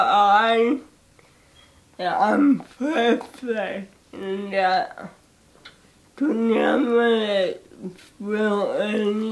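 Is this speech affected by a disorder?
Yes: cerebral palsy.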